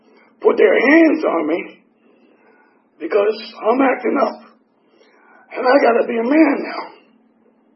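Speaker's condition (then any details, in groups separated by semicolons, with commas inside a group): Tracheotomy; tracheotomy for 4 years, 8 surgeries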